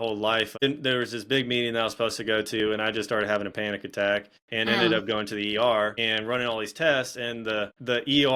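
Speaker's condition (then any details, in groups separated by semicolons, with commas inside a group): No condition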